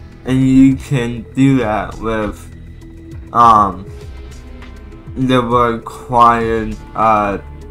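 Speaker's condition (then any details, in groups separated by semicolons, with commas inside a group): Cerebral palsy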